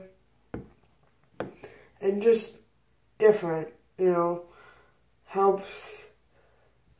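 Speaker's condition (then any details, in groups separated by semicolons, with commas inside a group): Cerebral palsy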